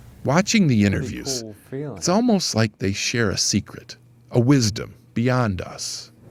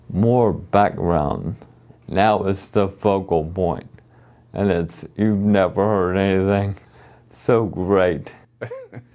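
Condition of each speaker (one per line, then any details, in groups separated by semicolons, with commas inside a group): No condition
ALS; terminal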